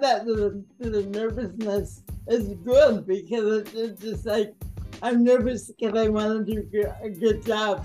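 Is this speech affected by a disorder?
Yes: cerebral palsy; mild.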